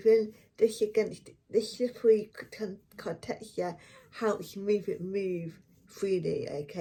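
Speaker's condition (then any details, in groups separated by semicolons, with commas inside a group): Cerebral palsy; affects one foot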